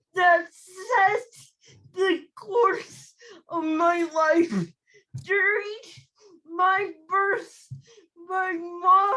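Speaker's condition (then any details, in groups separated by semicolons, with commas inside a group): Cerebral palsy; oxygen deprivation at birth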